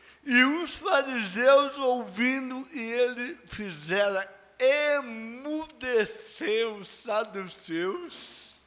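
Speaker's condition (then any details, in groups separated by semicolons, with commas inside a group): Cerebral palsy; no speech as child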